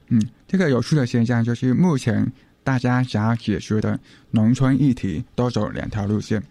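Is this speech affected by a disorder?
Yes: hearing impairment; uses hearing aids; wears hearing aids; host hints hearing loss may be audible to listeners, says can speak well.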